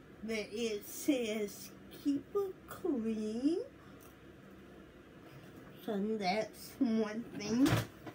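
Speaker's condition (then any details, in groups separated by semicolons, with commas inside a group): Cerebral palsy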